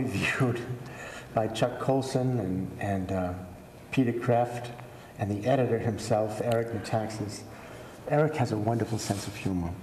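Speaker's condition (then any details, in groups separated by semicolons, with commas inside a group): No condition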